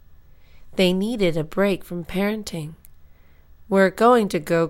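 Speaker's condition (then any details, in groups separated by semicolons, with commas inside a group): No condition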